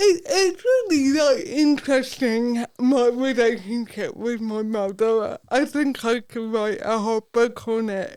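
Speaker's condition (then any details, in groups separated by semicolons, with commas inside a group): Cerebral palsy; affects speech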